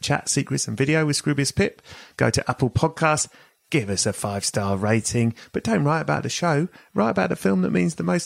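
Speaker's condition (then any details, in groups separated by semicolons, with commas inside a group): No condition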